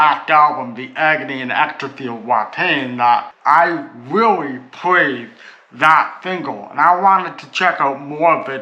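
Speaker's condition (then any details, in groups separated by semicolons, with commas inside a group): Cerebral palsy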